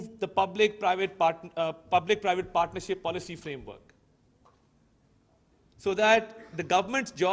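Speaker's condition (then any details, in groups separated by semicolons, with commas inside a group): No condition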